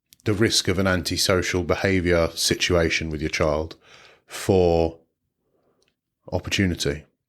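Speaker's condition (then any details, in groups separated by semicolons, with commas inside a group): No condition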